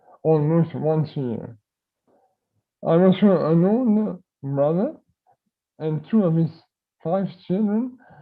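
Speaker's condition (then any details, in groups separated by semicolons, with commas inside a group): Myotonic dystrophy; type 1, adult onset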